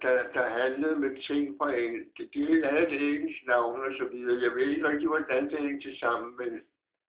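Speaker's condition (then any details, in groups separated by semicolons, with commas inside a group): Parkinson's disease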